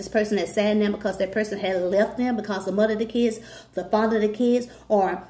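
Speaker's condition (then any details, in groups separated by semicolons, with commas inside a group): No condition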